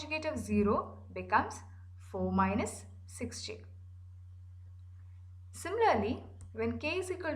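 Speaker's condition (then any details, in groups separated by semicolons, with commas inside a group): No condition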